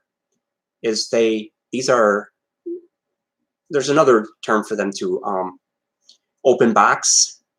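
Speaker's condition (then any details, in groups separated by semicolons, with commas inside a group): No condition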